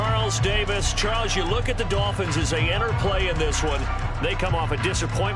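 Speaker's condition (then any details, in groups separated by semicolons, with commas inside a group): No condition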